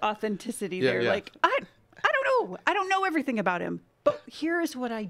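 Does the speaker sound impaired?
No.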